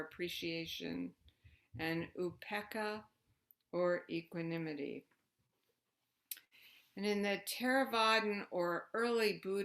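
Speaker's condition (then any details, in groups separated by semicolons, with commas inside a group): No condition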